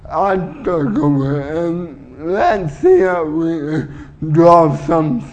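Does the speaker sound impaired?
Yes: cerebral palsy; uses wheelchair.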